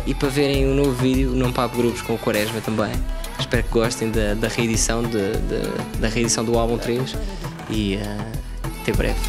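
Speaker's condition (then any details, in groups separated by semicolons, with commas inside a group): No condition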